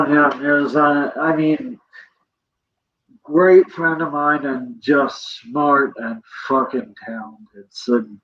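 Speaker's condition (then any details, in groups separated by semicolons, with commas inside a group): Cerebral palsy; present from birth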